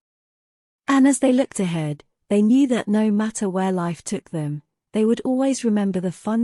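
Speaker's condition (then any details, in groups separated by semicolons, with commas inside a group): No condition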